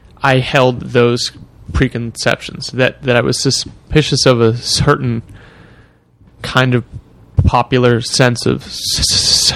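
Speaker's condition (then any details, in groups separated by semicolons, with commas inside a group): Stuttering; adult stuttering since childhood, now age 26; finds this stuttering podcast setting more comfortable for speaking; repeated sounds, prolonged sounds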